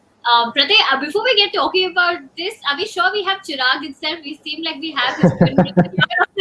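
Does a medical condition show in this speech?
No.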